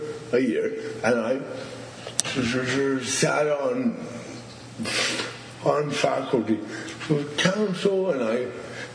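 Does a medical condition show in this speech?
Yes: cerebral palsy; cerebral palsy together with stuttering, described as a double whammy; moments of disfluency during recording; cerebral palsy compounds stuttering.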